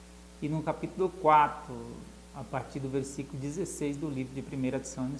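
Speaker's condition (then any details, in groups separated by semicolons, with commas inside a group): No condition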